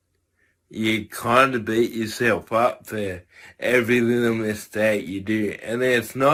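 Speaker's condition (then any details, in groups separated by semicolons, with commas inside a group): Cerebral palsy; from birth, tight muscles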